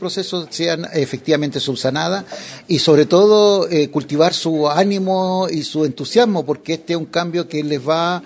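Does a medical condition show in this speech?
No.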